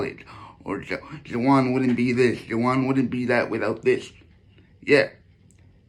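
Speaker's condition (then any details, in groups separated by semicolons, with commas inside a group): Cerebral palsy; premature birth; sometimes affects speech, may sound slurred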